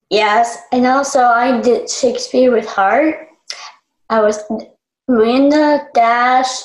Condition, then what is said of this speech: Down syndrome. Or if she's not speaking clearly or speaking loud enough, just speak up.